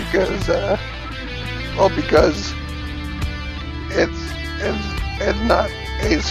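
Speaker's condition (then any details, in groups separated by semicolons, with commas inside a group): Cerebellar ataxia from brain tumour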